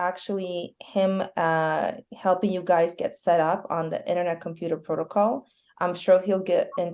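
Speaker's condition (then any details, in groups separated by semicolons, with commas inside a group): No condition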